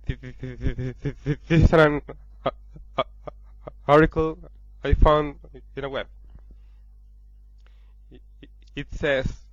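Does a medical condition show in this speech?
Yes: covert stuttering; native Spanish speaker speaking English for first time; past therapy and speech lesson with little improvement, days off for therapy, motivated for psychotherapy; demonstrates metronome technique, untested in spontaneous conversation, dislikes own voice tone; here prolonged sounds, blocks.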